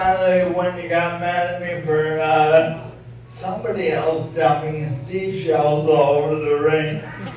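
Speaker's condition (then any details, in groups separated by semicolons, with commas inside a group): ALS; voice sounds impaired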